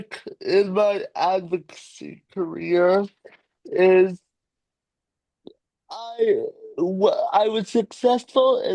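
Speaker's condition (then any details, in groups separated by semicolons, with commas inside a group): Cerebral palsy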